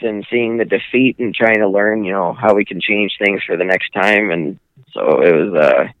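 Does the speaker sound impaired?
No.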